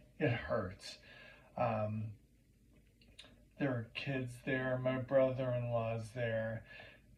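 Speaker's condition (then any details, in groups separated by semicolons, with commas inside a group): Primary lateral sclerosis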